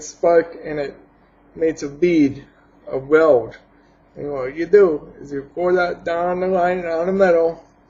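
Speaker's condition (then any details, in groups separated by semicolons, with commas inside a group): Cerebral palsy; has had surgery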